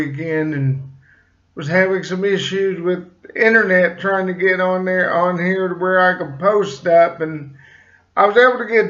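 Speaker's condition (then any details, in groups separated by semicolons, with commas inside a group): Cerebral palsy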